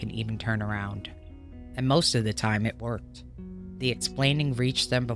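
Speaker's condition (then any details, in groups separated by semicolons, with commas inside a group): No condition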